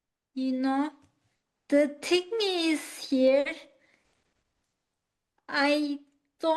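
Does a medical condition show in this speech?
Yes: acquired ataxia.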